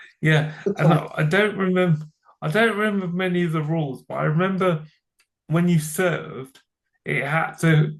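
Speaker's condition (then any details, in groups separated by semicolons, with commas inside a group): Cerebral palsy; from birth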